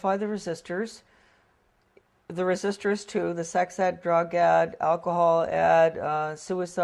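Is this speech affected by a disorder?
No.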